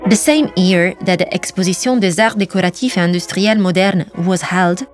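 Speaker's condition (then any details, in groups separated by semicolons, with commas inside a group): No condition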